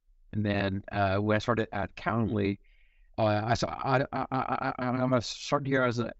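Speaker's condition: Stuttering; stutters in conversation; repeated sounds, blocks

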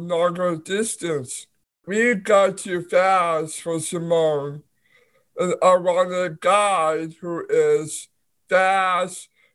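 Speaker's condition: Down syndrome; ear surgeries

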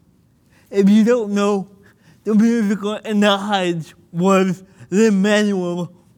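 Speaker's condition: Cerebral palsy; more difficult when nervous

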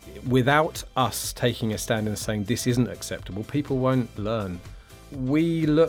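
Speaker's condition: No condition

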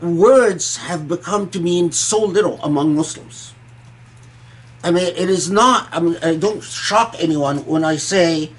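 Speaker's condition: No condition

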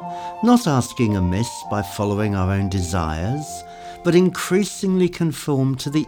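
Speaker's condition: No condition

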